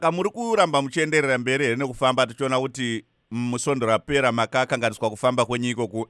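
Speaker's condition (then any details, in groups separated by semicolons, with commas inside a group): No condition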